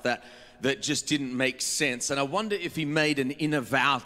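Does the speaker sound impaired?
No.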